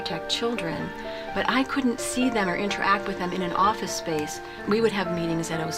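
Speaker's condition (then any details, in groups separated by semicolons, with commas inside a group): No condition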